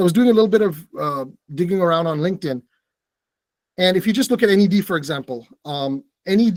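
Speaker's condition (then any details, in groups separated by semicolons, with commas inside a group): No condition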